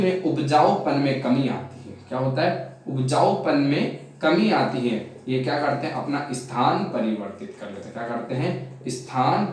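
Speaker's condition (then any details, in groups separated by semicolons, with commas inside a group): No condition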